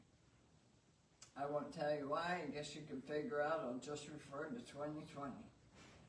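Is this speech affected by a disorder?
Yes: ALS; sporadic, earlier cervical surgery replacing three discs; slow progressor, walks, moves arms, hand weakness; cannot speak or breathe lying flat, still able to speak.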